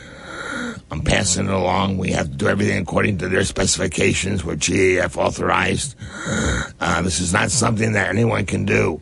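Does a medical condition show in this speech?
Yes: head and neck cancer; stage 4, diagnosed about one year ago, local treatment throughout previous year; recent PET scan found no more cancer.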